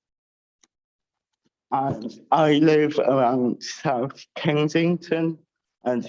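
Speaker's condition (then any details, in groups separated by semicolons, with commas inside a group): Cerebral palsy with dysarthria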